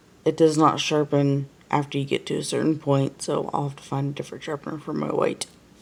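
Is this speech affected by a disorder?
No.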